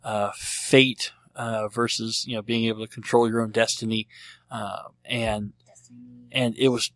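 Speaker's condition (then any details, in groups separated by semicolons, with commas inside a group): Cleft lip and palate; treated as a baby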